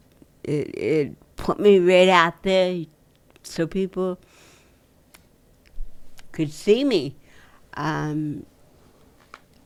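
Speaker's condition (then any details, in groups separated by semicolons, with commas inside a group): Dystonia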